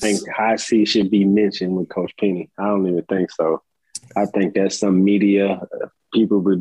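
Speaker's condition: No condition

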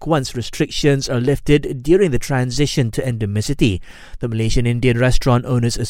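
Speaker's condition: No condition

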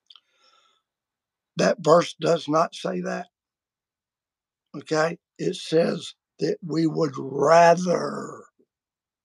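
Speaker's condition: Vocal cord surgery; multiple vocal cord surgeries, including laser treatment; voice may sound harsh or grouchier than intended

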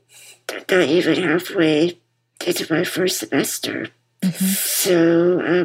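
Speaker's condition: Muscular dystrophy; congenital, diagnosed as toddler, relies on others for daily living, later tracheostomy, 24-hour ventilator, speech lost; wears bipap machine to help breathing; bipap machine audible while speaking

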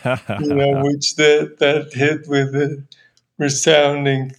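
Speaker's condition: Parkinson's; young onset Parkinson's

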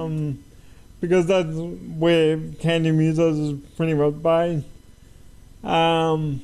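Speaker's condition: Cerebral palsy; joining via Zoom

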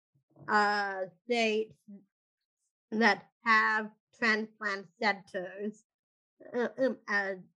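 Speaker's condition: Down syndrome; congenital

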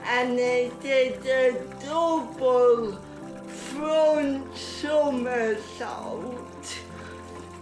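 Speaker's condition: Cerebral palsy

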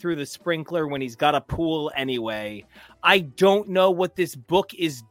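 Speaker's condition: No condition

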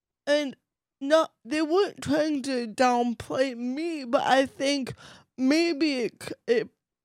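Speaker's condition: Cerebral palsy, mild; voice affected

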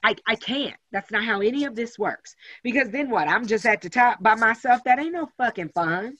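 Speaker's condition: No condition

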